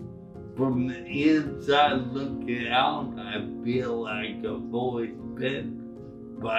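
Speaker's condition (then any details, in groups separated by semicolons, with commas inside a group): Traumatic brain injury (pontine cavernoma)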